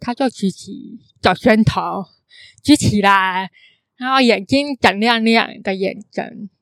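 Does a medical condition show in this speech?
Yes: congenital hearing impairment; congenital cochlear underdevelopment, cochlea missing one turn, skull opened for cochlear implant (电子耳); cannot hear clearly, relies on watching eyes and surroundings to communicate; intonation slightly different from typical speakers, can sound sing-song.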